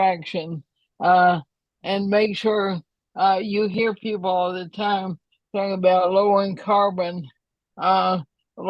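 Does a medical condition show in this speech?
Yes: ALS.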